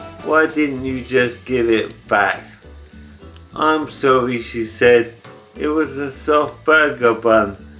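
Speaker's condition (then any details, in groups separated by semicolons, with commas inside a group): ALS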